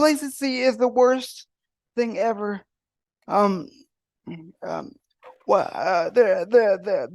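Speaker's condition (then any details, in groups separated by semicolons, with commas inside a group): Cerebral palsy; wheelchair user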